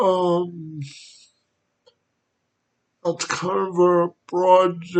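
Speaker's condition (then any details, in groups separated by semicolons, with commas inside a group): Cerebral palsy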